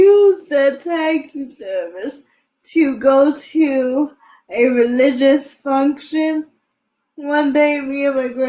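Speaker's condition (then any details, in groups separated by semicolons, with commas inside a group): Cerebral palsy; from birth, difficult delivery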